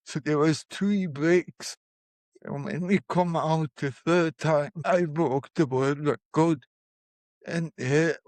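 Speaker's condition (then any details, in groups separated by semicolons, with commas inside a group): Cerebral palsy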